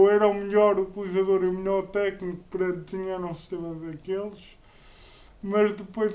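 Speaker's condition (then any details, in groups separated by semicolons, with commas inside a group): Cerebral palsy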